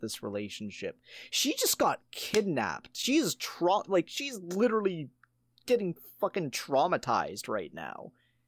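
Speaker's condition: No condition

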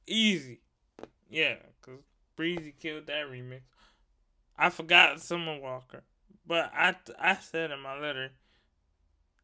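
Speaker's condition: Cerebral palsy; fluent

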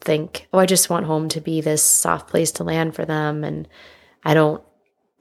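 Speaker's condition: No condition

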